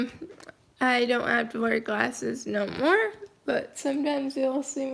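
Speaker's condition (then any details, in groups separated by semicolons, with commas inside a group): Cerebral palsy, mild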